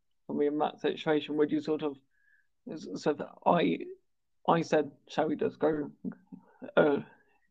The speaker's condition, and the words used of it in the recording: Stuttering. Like, you don't see someone with a mild stammer like myself, or someone with a semi-mild, like